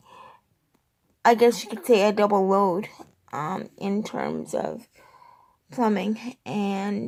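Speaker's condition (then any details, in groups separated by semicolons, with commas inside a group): Cerebral palsy, triplegia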